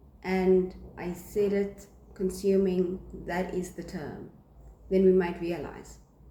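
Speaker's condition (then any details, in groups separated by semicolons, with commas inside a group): No condition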